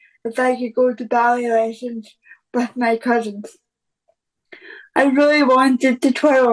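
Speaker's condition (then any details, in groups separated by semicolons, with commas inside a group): Cerebral palsy; present from birth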